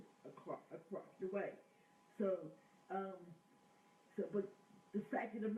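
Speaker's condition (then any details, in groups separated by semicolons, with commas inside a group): Cerebral palsy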